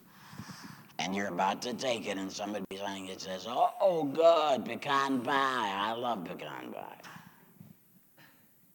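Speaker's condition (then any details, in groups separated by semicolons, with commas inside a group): Laryngectomy; says used to serve God with voice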